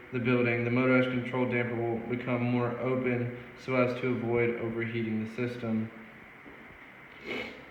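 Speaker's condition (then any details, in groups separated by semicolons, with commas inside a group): No condition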